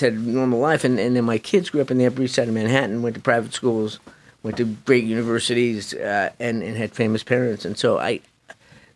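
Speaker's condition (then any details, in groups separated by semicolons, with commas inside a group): Parkinson's disease; recent spinal surgery in april, massive rehabilitation, walking alone without cane by august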